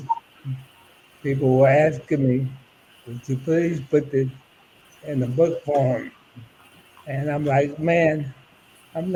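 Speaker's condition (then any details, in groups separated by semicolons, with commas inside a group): ALS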